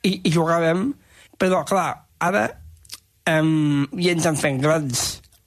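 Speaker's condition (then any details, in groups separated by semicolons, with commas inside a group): Down syndrome; extra chromosome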